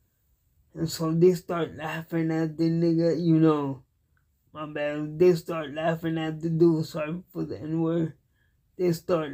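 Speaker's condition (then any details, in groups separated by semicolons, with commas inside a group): Cerebral palsy; cannot walk, uses wheelchair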